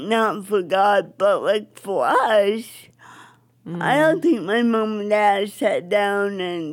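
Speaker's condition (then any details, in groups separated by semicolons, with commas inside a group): Cerebral palsy; affects speech, wheelchair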